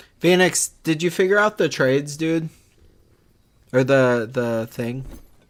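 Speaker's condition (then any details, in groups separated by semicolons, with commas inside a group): No condition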